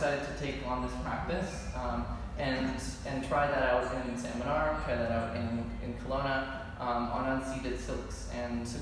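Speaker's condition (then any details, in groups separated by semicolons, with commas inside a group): No condition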